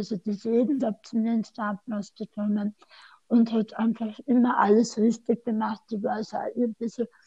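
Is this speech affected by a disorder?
Yes: tongue cancer surgery.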